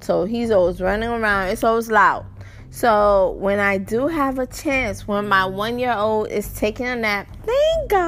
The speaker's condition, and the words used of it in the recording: No condition.